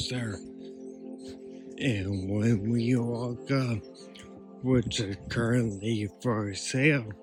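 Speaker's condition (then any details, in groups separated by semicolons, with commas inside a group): Ataxia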